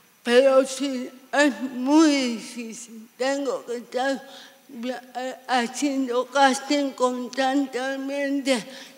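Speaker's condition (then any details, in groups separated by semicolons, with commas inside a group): Severe cerebral palsy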